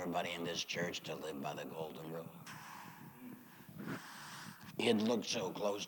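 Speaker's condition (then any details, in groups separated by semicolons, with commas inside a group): Laryngectomy; chemo and radiation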